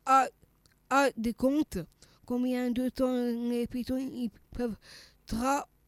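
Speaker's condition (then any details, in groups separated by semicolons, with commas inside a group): Down syndrome (trisomy 21); age 39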